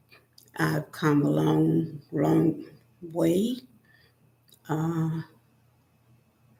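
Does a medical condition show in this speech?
Yes: spinal neurosarcoidosis.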